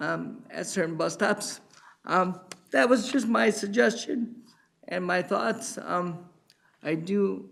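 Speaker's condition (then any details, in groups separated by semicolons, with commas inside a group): Cerebral palsy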